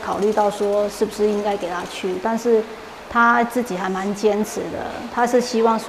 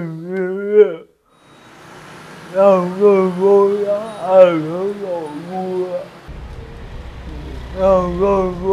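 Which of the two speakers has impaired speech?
The second: cerebral palsy; multiple disabilities, electric wheelchair, cannot write by hand; speech impairment.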